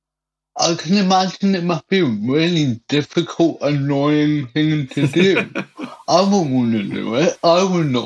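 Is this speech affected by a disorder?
Yes: cerebral palsy; wheelchair.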